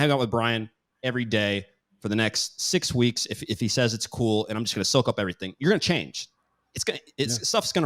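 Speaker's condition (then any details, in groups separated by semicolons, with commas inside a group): No condition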